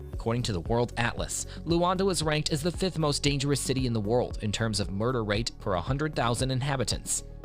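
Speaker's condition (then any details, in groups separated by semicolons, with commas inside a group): No condition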